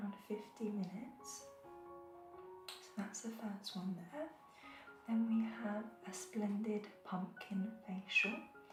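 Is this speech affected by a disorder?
No.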